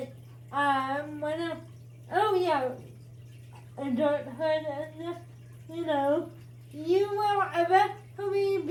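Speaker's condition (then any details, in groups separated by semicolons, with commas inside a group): Cerebral palsy, spastic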